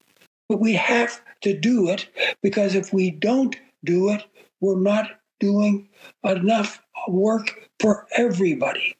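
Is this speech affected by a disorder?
Yes: aphasia after stroke; stroke almost 5 years ago, resulting aphasia; says talking will be okay for the interview.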